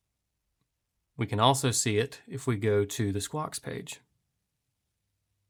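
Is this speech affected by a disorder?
No.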